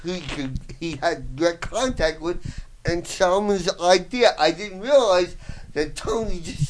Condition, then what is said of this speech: Brain injury. The reason I have a problem or a challenge talking is a fireman partially damaged my voice box when he inserted a trach tube.